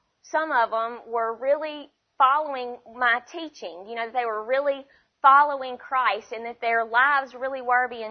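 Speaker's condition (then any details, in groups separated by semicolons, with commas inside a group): No condition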